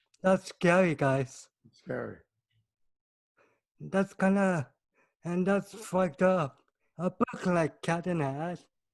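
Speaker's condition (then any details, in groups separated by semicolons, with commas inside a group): Cerebral palsy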